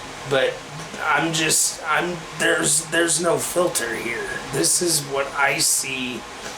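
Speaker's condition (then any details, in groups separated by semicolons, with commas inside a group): Cerebral palsy; takes medication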